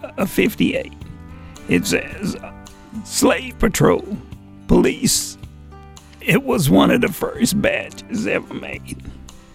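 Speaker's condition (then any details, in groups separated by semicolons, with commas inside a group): Vocal dysphonia; former country and western singer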